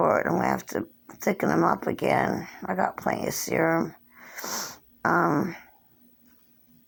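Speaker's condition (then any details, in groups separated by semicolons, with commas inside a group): Cerebral palsy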